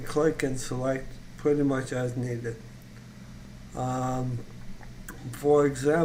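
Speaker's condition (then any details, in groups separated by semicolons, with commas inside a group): ALS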